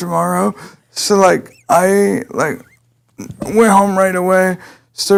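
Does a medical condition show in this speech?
Yes: cerebral palsy; able to speak.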